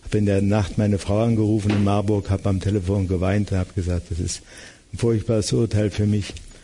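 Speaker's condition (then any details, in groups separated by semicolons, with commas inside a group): Parkinson's disease; diagnosed at age 57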